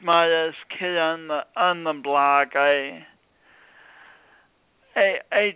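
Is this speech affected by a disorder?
Yes: speech impediment from birth injury; distinctive voice, noted as not a Midwestern accent.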